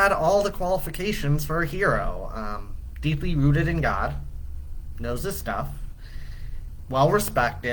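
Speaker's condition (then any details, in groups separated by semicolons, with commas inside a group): No condition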